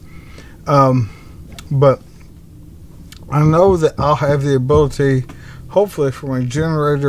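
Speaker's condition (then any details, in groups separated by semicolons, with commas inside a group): ALS; bulbar-upper onset, tongue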